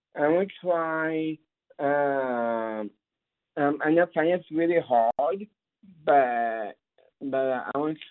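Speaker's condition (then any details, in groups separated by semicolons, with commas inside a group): Down syndrome; lives independently, describes self as very capable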